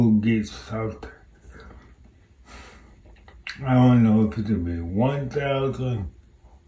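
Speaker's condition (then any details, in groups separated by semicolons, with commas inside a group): Multiple sclerosis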